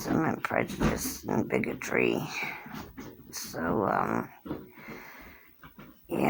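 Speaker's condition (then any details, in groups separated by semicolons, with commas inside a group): Cerebral palsy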